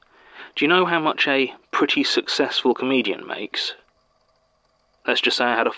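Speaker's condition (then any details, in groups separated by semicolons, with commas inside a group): No condition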